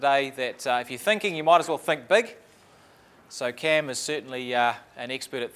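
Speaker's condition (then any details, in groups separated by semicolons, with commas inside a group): No condition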